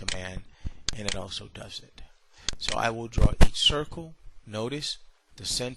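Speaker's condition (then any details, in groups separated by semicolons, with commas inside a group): No condition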